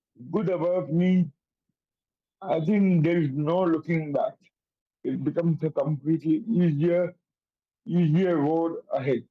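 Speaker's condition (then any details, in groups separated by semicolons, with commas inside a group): Cerebral palsy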